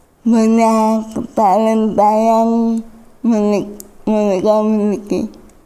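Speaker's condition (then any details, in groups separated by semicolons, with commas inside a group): Cerebral palsy; after high fever, weak legs, uses wheelchair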